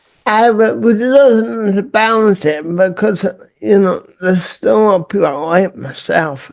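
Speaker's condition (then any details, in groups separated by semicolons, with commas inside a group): Cerebral palsy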